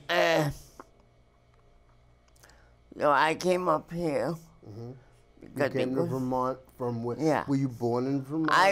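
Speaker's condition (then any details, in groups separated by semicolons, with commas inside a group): Cerebral palsy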